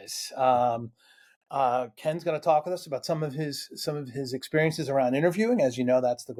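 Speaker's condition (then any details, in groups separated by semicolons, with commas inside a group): No condition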